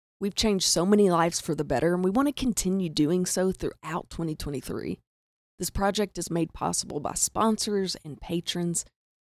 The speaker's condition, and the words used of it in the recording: No condition.